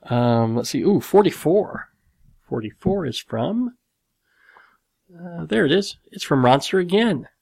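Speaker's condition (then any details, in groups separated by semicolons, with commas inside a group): Cleft lip and palate; nose still slightly crooked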